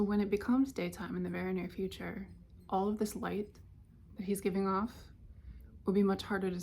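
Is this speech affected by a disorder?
No.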